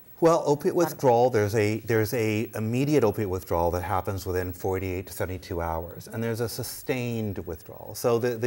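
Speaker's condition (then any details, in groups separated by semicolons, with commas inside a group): No condition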